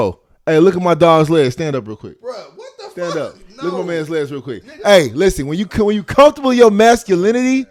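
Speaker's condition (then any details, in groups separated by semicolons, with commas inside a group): No condition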